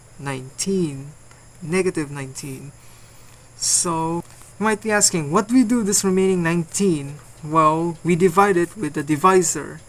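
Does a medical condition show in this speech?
No.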